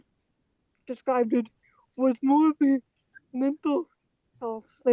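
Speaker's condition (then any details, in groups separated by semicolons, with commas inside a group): Cerebral palsy; walks, attends walking therapy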